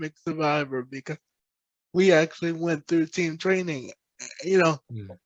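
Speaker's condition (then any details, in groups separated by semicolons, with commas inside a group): Cerebral palsy; present from birth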